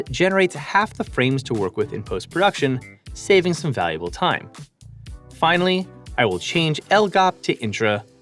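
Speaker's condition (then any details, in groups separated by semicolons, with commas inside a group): No condition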